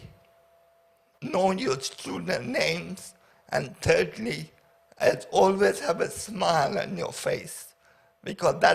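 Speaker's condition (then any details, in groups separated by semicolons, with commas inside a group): Paraplegia with essential tremor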